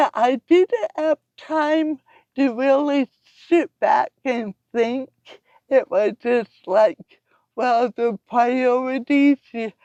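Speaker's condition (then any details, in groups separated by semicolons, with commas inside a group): Cerebral palsy; from birth; about 66 years since birth, diagnosed at 18 months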